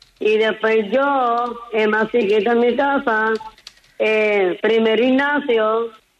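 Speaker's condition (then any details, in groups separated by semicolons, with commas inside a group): Down syndrome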